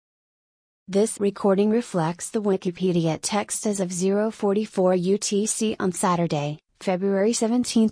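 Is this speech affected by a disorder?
No.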